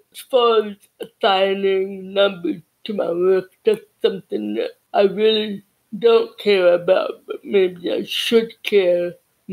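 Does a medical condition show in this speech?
Yes: cerebral palsy.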